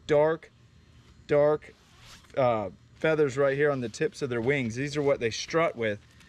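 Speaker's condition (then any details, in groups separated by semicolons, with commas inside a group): No condition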